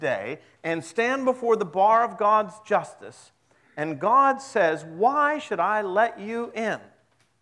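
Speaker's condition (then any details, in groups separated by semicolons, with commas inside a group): No condition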